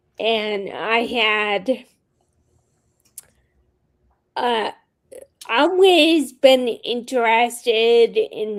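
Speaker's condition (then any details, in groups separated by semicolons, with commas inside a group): Friedreich's ataxia; handwriting and speech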